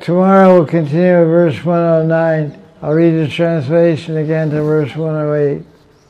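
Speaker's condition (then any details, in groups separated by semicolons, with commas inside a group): Deafness; reads translations aloud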